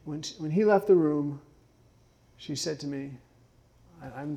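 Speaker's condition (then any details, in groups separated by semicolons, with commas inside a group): Parkinson's; ice water harms vocal cords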